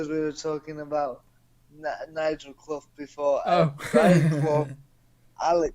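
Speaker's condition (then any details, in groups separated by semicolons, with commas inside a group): Cerebral palsy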